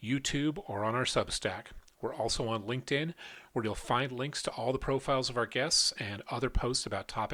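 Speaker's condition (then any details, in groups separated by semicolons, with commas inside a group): No condition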